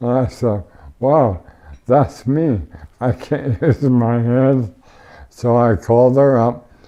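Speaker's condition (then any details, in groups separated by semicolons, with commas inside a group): ALS; tracheotomy, wheelchair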